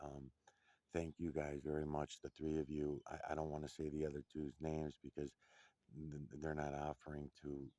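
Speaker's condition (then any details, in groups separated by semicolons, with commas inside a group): No condition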